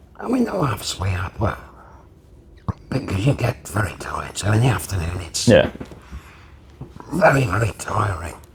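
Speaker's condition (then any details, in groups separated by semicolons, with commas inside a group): Laryngectomy; permanent tracheostomy, throat scar tissue; seven years since operation; breathes through tracheostomy, cold air hinders breathing, frequent throat clearing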